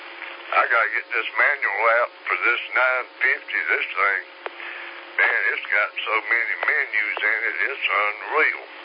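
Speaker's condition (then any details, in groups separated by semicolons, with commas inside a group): Slurred speech; takes 17 different medications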